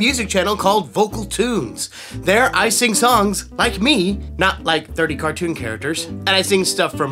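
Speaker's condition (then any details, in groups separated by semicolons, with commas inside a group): No condition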